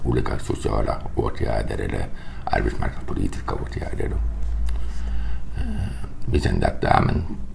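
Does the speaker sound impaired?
Yes: hearing impairment, cochlear implants, congenital, bilateral cochlear implants; two cochlear implants, first implant seven years before second; uses two cochlear implants, content with both.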